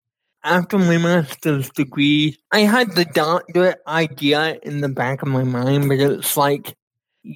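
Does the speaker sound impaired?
Yes: cerebral palsy; cerebral palsy from lack of oxygen at birth.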